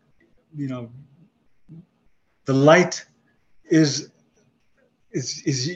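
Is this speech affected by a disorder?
Yes: aphasia after stroke; aphasia caused by stroke; struggles to carry a conversation on interesting subject matter.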